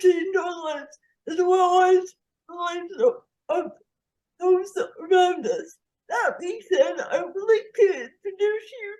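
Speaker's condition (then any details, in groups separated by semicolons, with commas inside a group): Quadriplegic cerebral palsy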